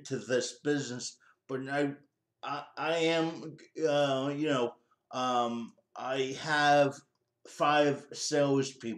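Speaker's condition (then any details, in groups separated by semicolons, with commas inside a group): Cerebral palsy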